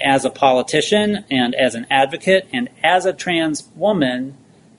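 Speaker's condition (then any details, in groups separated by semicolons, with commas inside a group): No condition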